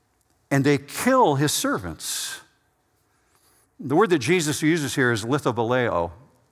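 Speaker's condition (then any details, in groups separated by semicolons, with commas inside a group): No condition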